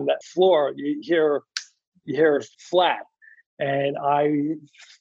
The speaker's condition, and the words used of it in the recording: Aphasia. The type of aphasia I have now is uh, uh was what is called anomia aphasia, which is basically, sometimes I go through where I'm talking to you, or or I don't, I,